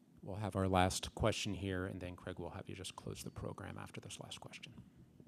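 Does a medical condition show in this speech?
No.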